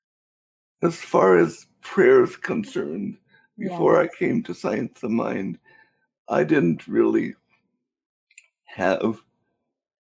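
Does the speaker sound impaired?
Yes: cerebral palsy; cerebral palsy since birth.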